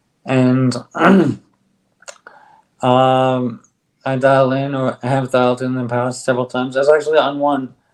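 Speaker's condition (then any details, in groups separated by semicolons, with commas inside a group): ALS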